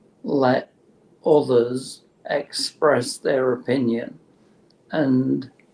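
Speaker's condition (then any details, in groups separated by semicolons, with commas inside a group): Motor neurone disease; terminal, no cure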